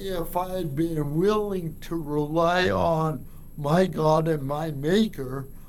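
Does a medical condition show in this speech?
Yes: cerebral palsy; from birth.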